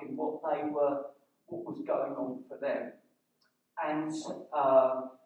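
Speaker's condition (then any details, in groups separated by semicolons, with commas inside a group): No condition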